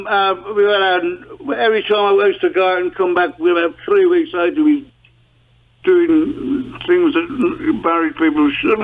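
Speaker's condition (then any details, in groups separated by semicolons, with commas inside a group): Parkinson's disease, mild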